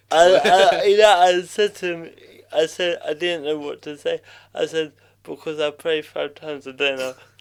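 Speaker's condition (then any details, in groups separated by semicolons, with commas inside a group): Cerebral palsy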